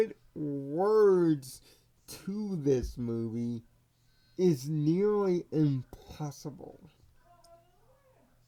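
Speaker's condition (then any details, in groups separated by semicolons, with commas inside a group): Cerebral palsy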